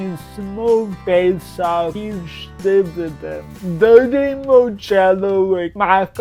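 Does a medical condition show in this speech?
Yes: cerebral palsy; present from birth.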